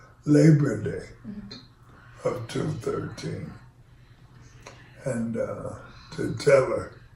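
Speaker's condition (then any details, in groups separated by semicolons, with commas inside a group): ALS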